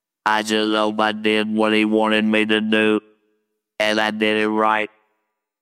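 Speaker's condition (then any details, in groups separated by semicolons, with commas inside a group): Laryngectomy, total laryngectomy with electrolarynx; voice box removed for laryngeal cancer from smoking cigarettes, electric wand held to throat; no current signs of cancer, speaks with handheld electric wand (electrolarynx) at throat; robotic electric wand voice, hard to understand at first, talking effortful, wand not hard to learn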